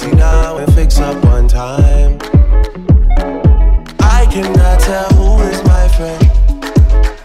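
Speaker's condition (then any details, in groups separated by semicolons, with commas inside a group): No condition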